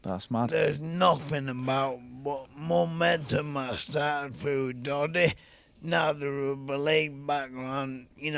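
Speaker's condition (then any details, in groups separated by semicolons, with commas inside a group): ALS; young onset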